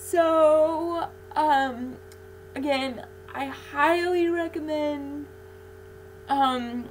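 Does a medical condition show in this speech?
Yes: cerebral palsy; infant ventilator.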